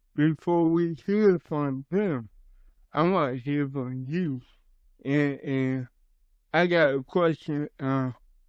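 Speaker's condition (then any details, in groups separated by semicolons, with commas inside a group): Cerebral palsy; from birth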